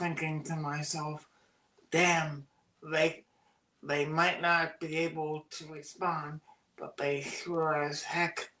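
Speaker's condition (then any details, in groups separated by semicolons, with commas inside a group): Cerebral palsy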